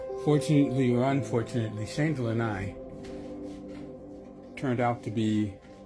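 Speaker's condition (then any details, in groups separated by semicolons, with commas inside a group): No condition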